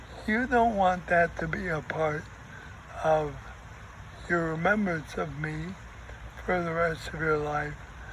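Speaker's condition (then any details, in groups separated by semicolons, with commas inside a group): ALS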